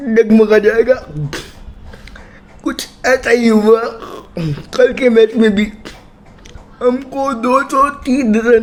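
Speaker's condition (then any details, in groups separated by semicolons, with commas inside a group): Cerebral palsy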